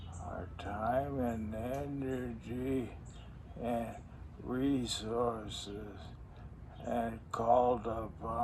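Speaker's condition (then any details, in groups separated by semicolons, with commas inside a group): ALS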